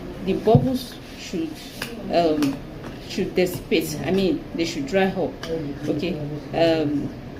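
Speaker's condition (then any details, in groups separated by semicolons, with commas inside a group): No condition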